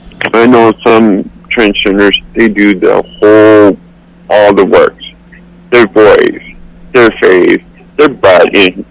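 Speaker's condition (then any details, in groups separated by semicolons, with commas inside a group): Cerebral palsy; accepts own voice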